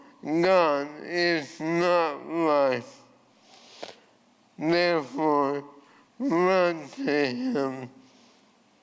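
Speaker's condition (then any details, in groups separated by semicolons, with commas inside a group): ALS; voice changed from earlier resonant voice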